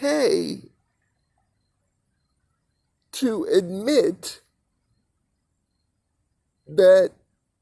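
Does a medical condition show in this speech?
Yes: cerebral palsy; physical disability.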